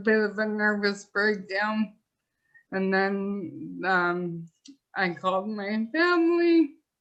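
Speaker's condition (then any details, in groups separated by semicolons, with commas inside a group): ALS; pseudobulbar affect, hands contorted; about 8 months since diagnosis; speech affected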